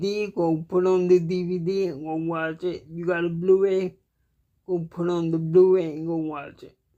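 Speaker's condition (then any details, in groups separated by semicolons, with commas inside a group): Cerebral palsy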